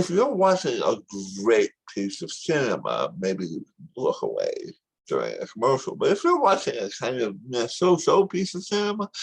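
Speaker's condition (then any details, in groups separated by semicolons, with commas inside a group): Tongue cancer surgery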